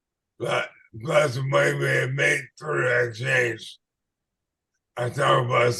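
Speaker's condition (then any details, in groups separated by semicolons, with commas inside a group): ALS/MND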